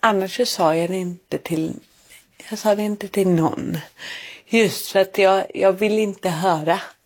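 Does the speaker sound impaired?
Yes: cerebral palsy; born without heartbeat.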